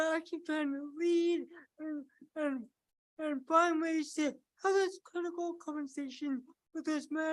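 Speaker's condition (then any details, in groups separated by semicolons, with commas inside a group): Cerebral palsy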